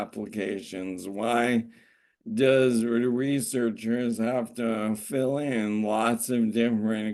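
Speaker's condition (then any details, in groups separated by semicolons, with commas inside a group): ALS; normal a year ago, no longer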